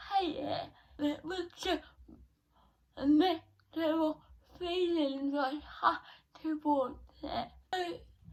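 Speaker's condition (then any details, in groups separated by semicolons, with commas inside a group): Cerebral palsy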